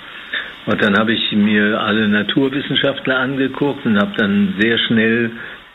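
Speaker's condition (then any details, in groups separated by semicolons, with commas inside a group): Parkinson's disease; aged 80, tremor on holding a glass, Professor Volkmann of Würzburg University involved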